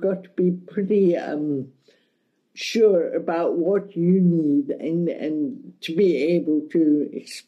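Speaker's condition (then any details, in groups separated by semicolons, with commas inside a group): Cerebral palsy; mild, affects balance and hand control, walks, wheelchair after long flights, breathless rushing off planes; speech affected a bit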